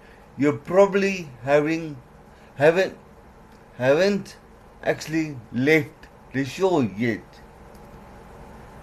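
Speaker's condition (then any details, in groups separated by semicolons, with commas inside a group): Cerebral palsy; trouble formulating words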